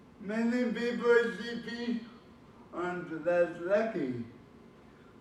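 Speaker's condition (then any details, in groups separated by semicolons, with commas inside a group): Cerebral palsy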